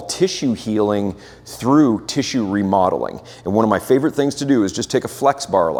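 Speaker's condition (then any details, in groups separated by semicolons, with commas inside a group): No condition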